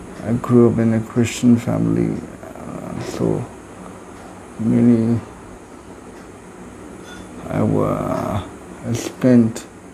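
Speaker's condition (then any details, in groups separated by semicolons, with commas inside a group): Cerebral palsy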